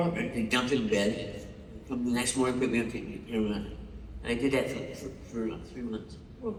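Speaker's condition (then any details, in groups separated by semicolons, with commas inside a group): Parkinson's; loses train of thought mid-sentence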